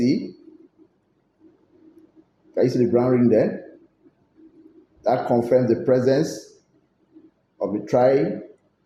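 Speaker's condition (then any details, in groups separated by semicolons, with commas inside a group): No condition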